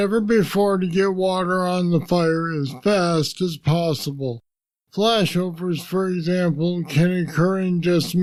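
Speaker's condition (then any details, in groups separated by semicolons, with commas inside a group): Parkinson's disease; deep brain stimulators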